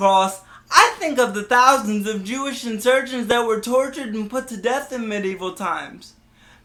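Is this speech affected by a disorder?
Yes: cerebral palsy.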